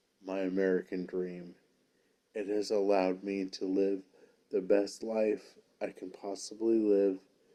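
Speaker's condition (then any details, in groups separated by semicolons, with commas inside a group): Cerebral palsy; from birth; lives independently, drives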